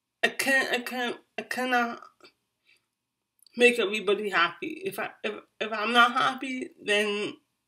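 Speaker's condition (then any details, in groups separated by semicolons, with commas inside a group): Cerebral palsy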